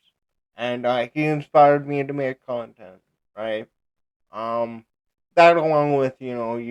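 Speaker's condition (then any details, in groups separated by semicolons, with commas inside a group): Cerebral palsy; speech affected by cerebral palsy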